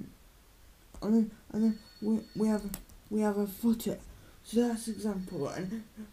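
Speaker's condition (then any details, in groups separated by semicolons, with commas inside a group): Cerebral palsy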